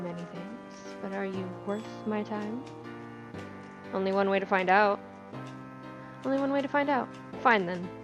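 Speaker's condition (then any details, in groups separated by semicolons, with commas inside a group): No condition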